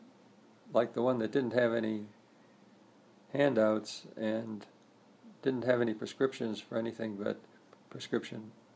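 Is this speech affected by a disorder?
Yes: Parkinson's disease; about 10-11 years since diagnosis, age 79, walks almost daily, regular yoga practice, good posture.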